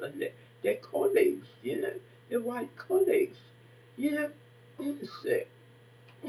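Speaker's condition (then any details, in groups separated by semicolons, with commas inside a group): Facial palsy; can barely hear own speech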